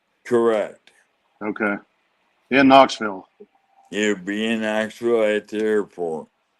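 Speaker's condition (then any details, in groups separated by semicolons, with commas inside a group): ALS; losing speech and swallowing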